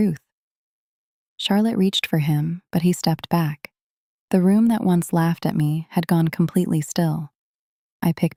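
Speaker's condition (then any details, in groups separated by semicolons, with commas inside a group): No condition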